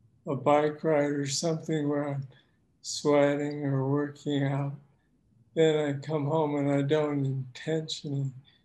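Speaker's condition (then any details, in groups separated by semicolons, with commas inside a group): Parkinson's disease; young onset, deep brain stimulation surgery; tremor worsening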